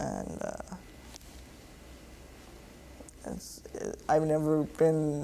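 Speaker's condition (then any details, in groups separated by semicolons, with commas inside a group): Cerebral palsy; since birth, uses mouth stick for computer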